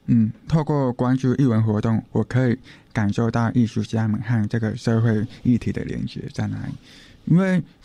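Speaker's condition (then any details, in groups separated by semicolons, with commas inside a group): Hearing impairment; wears hearing aids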